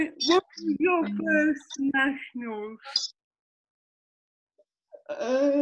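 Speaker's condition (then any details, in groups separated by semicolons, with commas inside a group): Cerebral palsy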